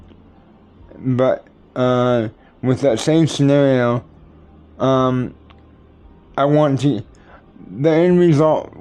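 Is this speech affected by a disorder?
Yes: cerebral palsy; tends to mess up words.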